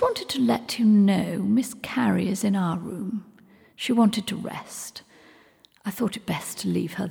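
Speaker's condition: No condition

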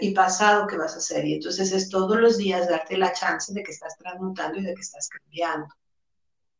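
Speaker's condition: No condition

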